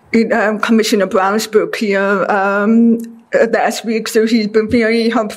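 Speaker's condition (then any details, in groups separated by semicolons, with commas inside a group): Deafness; deaf since childhood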